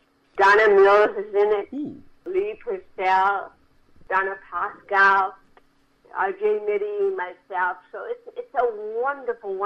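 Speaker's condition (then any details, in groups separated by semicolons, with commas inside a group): Cerebral palsy; from birth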